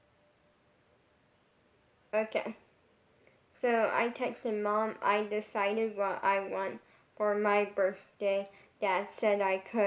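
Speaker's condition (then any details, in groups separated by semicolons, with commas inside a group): Brain injury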